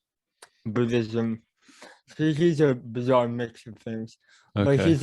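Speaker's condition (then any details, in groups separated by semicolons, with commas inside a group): Cerebral palsy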